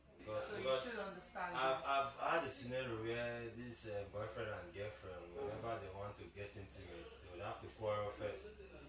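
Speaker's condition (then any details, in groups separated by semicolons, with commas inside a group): No condition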